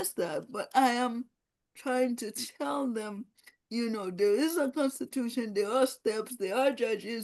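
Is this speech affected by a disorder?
Yes: cerebral palsy.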